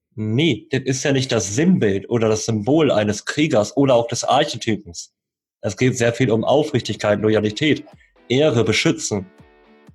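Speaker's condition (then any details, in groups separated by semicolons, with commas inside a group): Cleft lip and palate, cleft lip, jaw and palate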